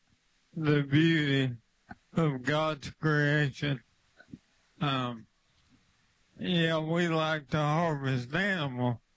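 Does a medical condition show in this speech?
Yes: ALS; limb onset, began right arm, spread to left arm and right leg, diagnosed at Duke.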